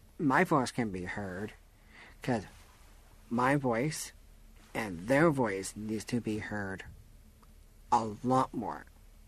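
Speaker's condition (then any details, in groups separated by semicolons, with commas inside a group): Down syndrome; disability since childhood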